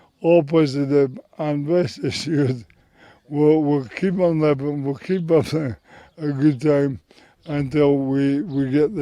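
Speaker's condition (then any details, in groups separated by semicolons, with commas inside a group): MND; about 4.5 years since diagnosis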